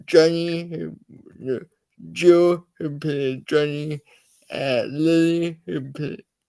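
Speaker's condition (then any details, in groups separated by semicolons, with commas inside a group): Cerebral palsy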